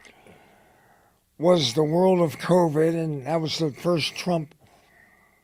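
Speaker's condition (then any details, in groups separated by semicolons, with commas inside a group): Head and neck cancer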